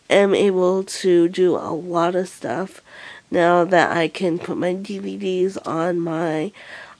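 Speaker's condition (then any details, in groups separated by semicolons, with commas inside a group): Cerebral palsy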